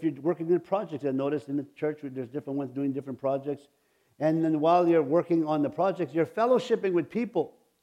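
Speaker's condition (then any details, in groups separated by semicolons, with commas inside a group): No condition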